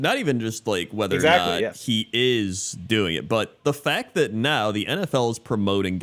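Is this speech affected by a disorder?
No.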